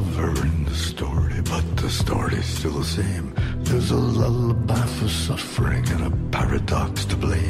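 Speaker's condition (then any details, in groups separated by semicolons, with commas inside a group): No condition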